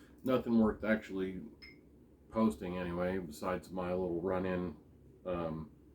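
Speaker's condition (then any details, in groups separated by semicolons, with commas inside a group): No condition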